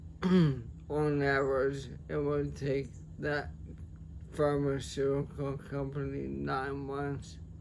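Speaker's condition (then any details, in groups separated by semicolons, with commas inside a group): ALS, sporadic; speech affected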